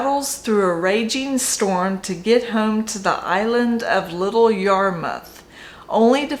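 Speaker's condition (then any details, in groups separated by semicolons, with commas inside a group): No condition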